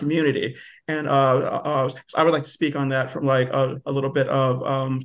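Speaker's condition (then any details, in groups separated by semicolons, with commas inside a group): Stutter; described as a speech impediment; repeated sounds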